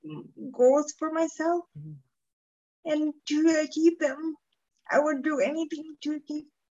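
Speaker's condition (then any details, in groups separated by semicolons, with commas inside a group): Cerebral palsy; diagnosed at age one, told would never walk; walks up to 10,000 steps daily, cycles half marathon races, 20-km Life Without Limits challenge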